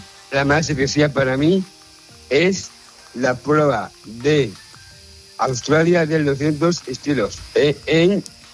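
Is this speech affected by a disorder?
Yes: Down syndrome; 21 years old, born in Cáceres.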